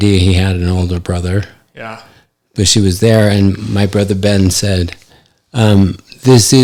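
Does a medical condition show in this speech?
Yes: ALS; affects hand function.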